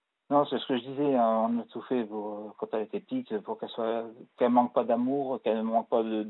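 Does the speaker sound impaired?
Yes: Parkinson's disease; Parkinson's disease in third year, pronounced tremors at times, Sifrol stopped as not tolerated; arm and leg tremors, worse with stress, Sinemet four times daily, physiotherapy twice weekly.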